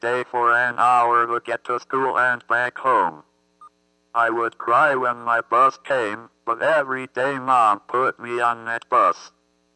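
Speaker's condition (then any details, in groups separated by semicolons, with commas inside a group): Athetoid cerebral palsy; motor brain injury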